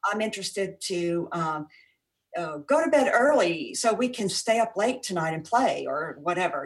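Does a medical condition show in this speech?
No.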